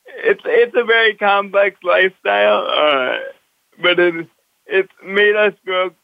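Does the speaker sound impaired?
Yes: cerebral palsy; brain cannot reliably direct muscles, walks with walker, must consciously control every movement including holding head up.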